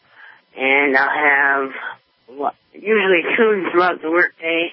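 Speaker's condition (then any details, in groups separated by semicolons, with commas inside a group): Throat cancer; throat cancer diagnosed last year, unable to swallow anything by mouth, all intake by enteral feeding tube; recent loss of energy, difficulty gaining weight; no stated effect on speech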